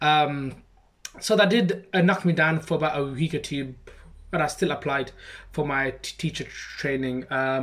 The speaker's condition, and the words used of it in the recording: Stuttering. So, well, I'm not a person that can just speak and just, you know, speak for the country, but it is what it is, really.